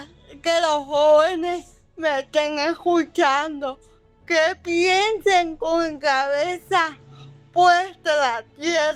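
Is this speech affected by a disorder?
Yes: cerebral palsy; from birth, birth complications, legs and arms affected; age 26.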